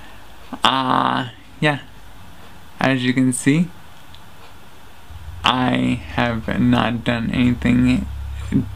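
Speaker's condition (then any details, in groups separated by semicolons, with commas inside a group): Traumatic brain injury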